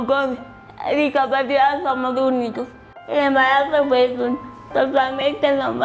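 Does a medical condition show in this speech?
Yes: cerebral palsy.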